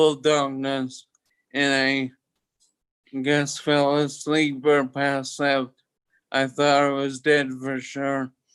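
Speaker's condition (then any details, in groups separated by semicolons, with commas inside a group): Toxic leukoencephalopathy, locked-in syndrome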